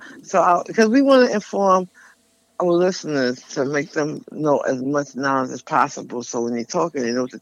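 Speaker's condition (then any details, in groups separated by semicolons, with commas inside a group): Tongue cancer; tumor on side of tongue from back tooth digging in, non-healing open sore, smoking and drinking; lisp, earlier sounded less clear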